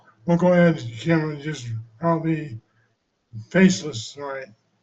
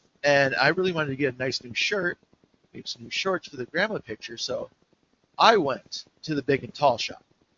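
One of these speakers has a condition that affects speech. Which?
The first: non-relapsing progressive MS; no medication.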